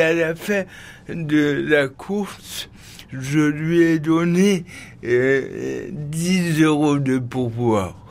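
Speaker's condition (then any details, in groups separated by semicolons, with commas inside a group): Cerebral palsy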